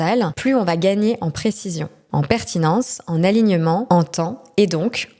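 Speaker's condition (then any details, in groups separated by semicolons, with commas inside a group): No condition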